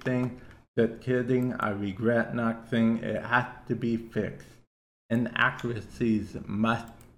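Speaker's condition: Cerebral palsy; affects speech to an extent

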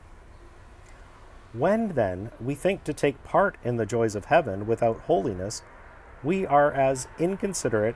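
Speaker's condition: No condition

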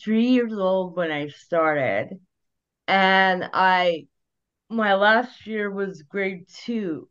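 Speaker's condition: Cerebral palsy; onset at birth, needed resuscitation to breathe, diagnosed about 18 months later, physical therapy at Glen Rose Play School; no speech therapy needed as child, thanks to mother

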